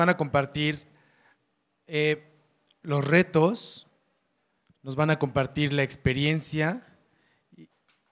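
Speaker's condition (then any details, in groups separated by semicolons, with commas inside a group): No condition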